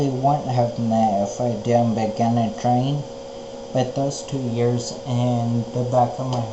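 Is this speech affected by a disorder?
Yes: spinocerebellar ataxia; cerebellar degeneration, affects balance and voice.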